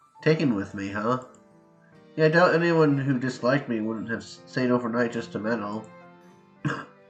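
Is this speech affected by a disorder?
No.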